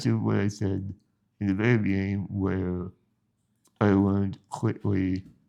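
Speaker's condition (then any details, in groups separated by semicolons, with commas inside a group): Spinal muscular atrophy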